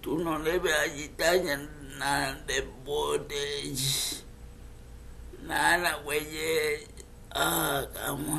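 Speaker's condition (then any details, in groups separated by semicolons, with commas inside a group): Cerebral palsy; condition affects speech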